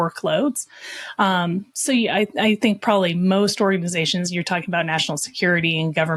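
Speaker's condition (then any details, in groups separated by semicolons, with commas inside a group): No condition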